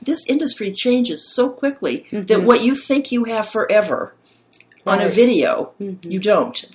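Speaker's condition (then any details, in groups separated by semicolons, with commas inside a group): No condition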